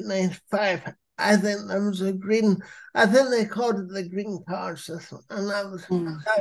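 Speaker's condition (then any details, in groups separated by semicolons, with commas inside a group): Cerebral palsy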